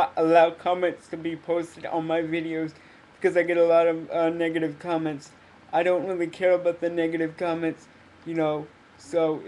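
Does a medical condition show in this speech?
Yes: cerebral palsy.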